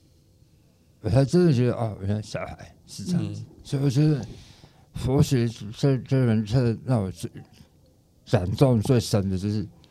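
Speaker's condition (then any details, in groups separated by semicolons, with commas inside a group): Tongue cancer; recovered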